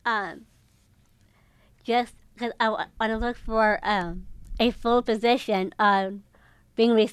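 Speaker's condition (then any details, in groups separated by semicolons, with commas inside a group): Down syndrome; developmental disability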